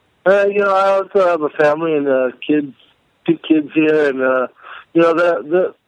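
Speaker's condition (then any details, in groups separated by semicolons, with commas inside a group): Cerebral palsy; may sound drunk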